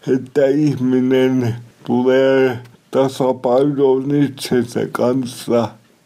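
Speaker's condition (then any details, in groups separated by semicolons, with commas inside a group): Cerebral palsy; somewhat unclear, self-described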